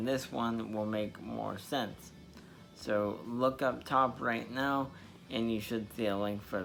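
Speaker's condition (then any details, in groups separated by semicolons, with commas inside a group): Cerebral palsy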